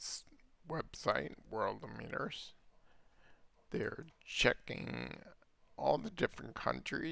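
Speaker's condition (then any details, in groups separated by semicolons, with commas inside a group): Multiple sclerosis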